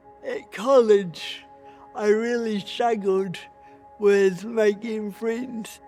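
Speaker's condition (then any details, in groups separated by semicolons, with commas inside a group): Cerebral palsy; right hand slower, less controlled; cannot speak, uses electronic typewriter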